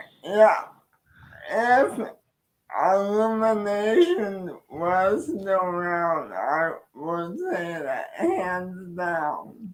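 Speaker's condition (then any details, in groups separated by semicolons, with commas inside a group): Cerebral palsy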